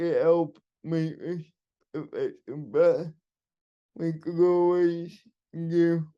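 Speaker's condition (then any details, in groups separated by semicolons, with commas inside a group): Cerebral palsy; wheelchair user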